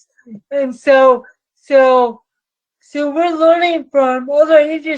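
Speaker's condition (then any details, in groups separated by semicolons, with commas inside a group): Cerebral palsy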